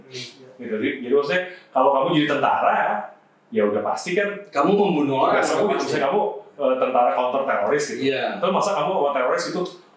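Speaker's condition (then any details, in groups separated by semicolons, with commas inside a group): No condition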